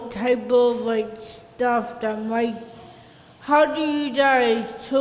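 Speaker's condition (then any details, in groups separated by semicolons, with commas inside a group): Cerebral palsy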